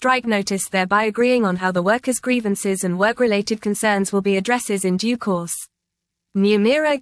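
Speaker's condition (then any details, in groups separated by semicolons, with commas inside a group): No condition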